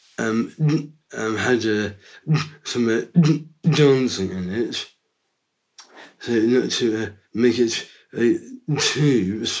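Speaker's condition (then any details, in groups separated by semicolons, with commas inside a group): Down syndrome; from birth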